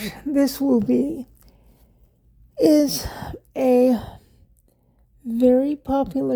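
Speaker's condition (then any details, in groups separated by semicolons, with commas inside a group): Cerebral palsy; wheelchair user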